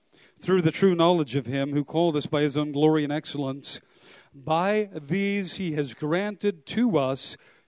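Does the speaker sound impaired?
No.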